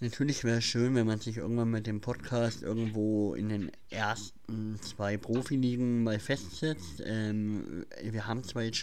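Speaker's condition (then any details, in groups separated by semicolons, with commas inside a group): Cleft palate; present since childhood; speech impediment, listeners messaged that he cannot be heard, mimicked at school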